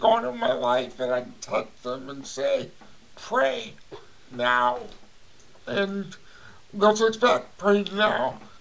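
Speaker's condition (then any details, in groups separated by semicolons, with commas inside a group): Cerebral palsy; limbs affected, power wheelchair user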